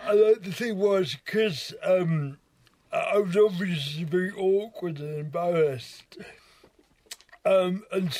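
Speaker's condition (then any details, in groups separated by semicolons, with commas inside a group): Cerebral palsy; wheelchair user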